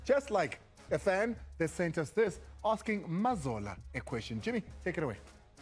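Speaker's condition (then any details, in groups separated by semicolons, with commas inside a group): No condition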